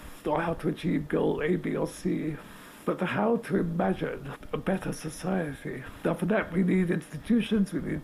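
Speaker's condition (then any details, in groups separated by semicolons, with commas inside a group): Motor neurone disease; terminal, progressive motor neurone disease, body capacities steadily shrinking; late stage, 18 months since onset, completely immobile, lying in bed in New York, breathing aid; speaking through air contraption enabling breathing, still able to talk, interviewed down the line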